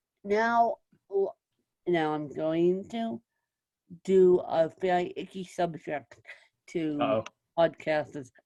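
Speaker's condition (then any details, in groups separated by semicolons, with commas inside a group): Cerebral palsy, mixed, moderate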